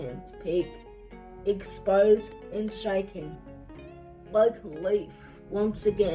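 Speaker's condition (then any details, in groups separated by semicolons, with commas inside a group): Cerebral palsy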